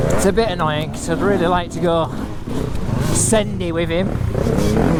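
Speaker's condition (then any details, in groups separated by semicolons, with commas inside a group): No condition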